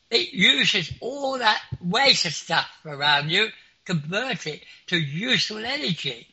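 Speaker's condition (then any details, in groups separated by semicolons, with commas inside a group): Clinically deaf; clinically deaf since school age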